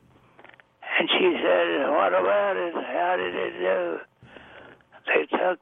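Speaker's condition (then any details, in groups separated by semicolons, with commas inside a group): Deafness; also blind, age 99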